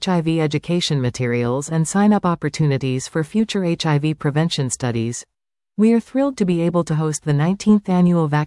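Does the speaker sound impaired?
No.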